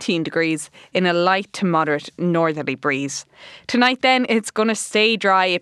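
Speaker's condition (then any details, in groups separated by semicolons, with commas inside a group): No condition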